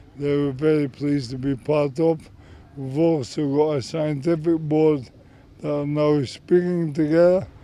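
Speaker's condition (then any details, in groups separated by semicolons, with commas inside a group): MND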